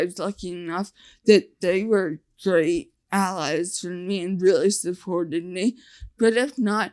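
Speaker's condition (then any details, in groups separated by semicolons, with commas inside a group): Facial paralysis (nf2-swn); facial paralysis, four brain surgeries, radiation, gracilis flap to face; completely deaf, no implants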